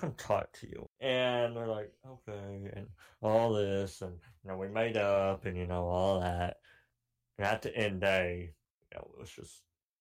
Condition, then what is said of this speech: Cleft palate. No, they hear my voice and they're like, hear me mispronounce things a lot.